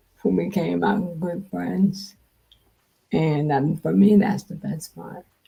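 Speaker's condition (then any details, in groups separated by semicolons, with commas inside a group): Multiple sclerosis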